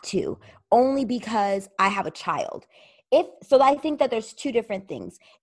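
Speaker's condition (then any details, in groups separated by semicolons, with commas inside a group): No condition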